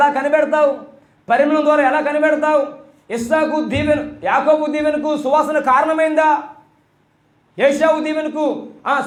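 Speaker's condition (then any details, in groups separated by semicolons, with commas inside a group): No condition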